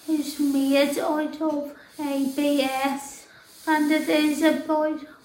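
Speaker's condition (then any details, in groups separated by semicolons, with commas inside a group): Tracheostomy and ventilator dependent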